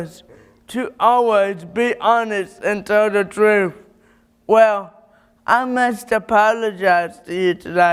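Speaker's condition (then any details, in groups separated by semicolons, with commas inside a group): Cerebral palsy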